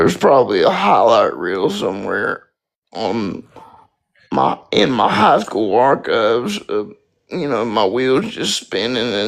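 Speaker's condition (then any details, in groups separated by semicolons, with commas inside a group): Spastic quadriplegic cerebral palsy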